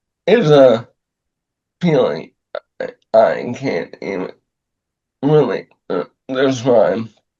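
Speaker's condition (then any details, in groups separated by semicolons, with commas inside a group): ALS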